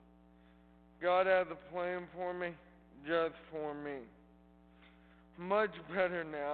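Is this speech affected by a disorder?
Yes: cerebral palsy; from birth, mostly legs, selective dorsal rhizotomy.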